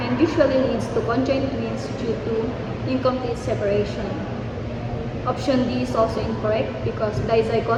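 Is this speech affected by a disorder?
No.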